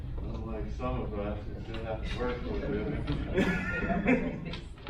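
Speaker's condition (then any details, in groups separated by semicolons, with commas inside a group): No condition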